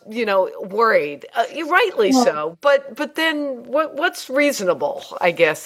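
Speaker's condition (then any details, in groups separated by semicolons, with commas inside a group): No condition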